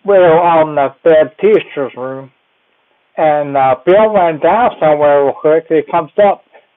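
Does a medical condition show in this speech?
Yes: cerebellar ataxia; team helps up and down stairs.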